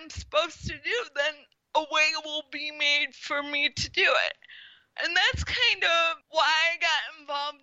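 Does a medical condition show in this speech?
Yes: spastic quadriplegic cerebral palsy; power wheelchair.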